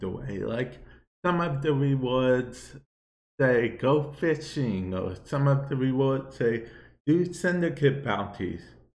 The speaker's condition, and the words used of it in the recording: Cerebral palsy. Basically, it's been known to affect my speech, my balance, and my hand-eye coordination.